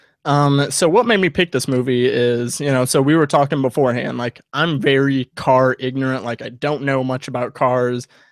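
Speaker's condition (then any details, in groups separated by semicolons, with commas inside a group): No condition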